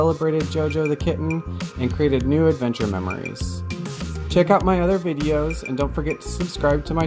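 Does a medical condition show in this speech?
No.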